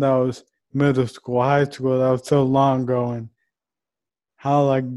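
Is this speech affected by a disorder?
Yes: ALS; ALS diagnosed just before age 30, neurodegenerative motor neuron disease; voice banking in progress with Taylor, podcast recorded for future computerized voice; voice changed a little, some slurring, dictation differences, still understandable.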